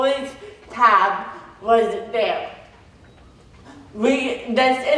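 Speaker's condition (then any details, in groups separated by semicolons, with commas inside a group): Cerebral palsy; phone speech misunderstood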